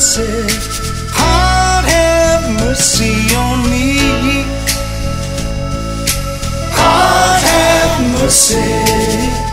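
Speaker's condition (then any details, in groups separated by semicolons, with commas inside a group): No condition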